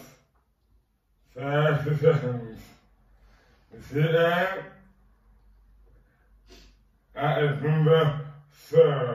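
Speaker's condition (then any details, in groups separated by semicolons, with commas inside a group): Dystonia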